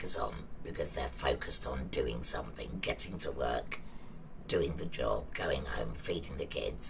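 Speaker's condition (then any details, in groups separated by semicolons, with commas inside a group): Laryngectomy; laryngectomy for thyroid cancer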